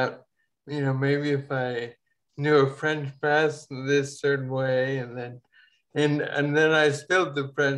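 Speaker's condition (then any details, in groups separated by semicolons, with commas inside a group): Ataxia; falls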